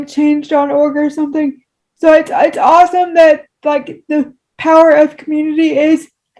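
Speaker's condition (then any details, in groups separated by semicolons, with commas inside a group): Cerebral palsy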